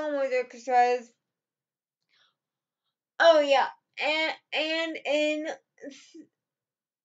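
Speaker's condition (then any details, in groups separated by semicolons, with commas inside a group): Cerebral palsy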